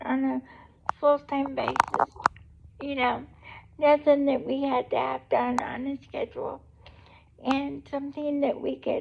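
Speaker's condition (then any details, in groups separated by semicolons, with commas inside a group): Cerebral palsy; able to talk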